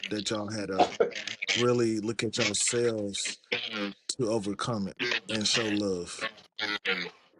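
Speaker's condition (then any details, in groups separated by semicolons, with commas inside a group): No condition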